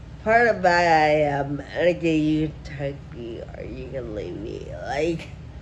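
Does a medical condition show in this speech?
Yes: Friedreich ataxia.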